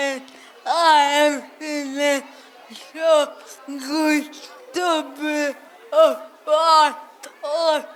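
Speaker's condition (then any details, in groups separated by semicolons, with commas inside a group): Cerebral palsy; speech not clear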